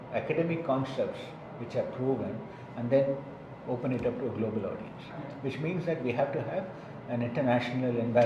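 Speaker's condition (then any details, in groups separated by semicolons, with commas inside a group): No condition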